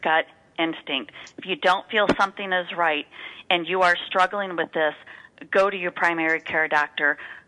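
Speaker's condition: No condition

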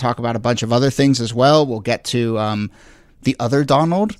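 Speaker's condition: No condition

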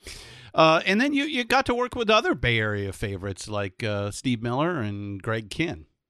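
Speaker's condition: No condition

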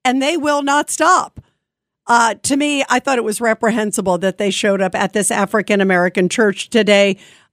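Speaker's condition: No condition

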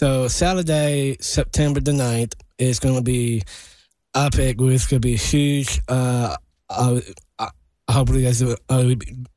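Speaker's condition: Down syndrome

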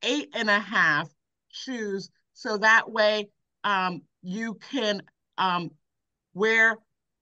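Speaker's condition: Aphasia after stroke; seeing a therapist, keeps talking to improve

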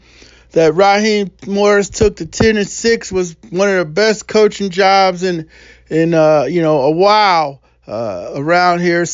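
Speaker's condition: No condition

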